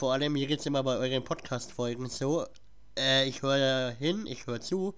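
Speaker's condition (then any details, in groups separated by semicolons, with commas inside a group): Cleft palate; has a cold at recording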